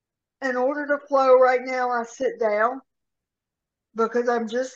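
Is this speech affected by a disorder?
Yes: cerebral palsy; severe rotator cuff tear.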